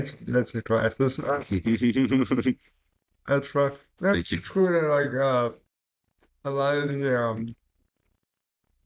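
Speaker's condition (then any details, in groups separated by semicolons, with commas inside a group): Cerebral palsy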